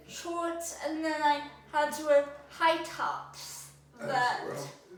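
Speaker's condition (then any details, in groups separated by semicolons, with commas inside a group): Cerebral palsy; affects all four limbs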